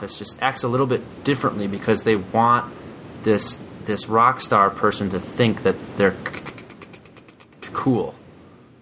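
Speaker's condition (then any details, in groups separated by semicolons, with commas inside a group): Stuttering; much struggle at certain times, still hard talking with boss sometimes; stutters openly, stronger than usual lately, exhausting; repeated words, blocks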